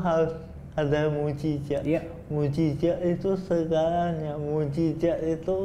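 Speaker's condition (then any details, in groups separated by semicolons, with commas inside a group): Cerebral palsy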